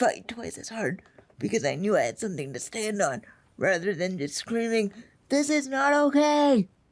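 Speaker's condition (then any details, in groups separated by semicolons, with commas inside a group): Spastic quadriplegic cerebral palsy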